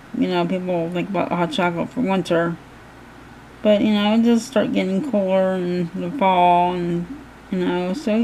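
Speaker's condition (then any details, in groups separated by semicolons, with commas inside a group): Cerebral palsy; hands affected, shaking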